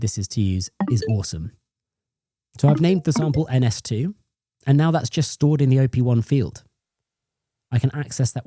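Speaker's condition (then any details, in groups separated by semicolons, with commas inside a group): No condition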